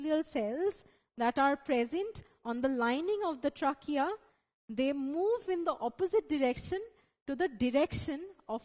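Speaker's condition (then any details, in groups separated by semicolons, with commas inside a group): No condition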